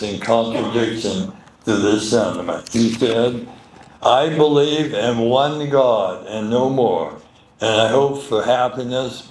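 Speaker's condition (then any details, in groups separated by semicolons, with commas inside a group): Medical condition affecting speech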